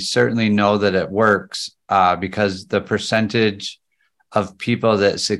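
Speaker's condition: No condition

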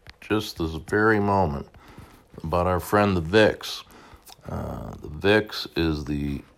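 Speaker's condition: No condition

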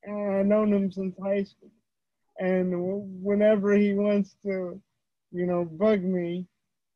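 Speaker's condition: Cerebral palsy; wheelchair user

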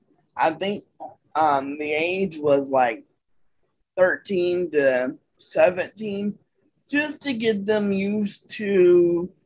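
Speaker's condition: Cerebral palsy; dexterity issues

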